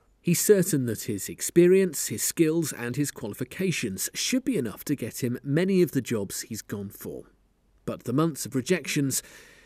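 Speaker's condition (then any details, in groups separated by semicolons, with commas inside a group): No condition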